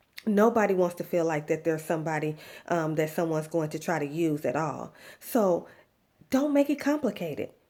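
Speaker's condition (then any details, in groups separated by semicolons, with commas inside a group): No condition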